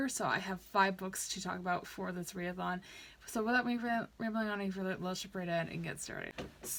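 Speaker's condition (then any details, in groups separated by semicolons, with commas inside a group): No condition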